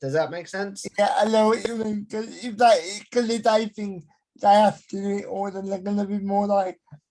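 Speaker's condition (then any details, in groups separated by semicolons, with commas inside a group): Cerebral palsy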